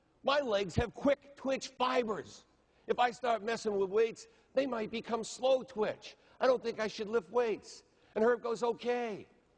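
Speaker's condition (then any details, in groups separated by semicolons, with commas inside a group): No condition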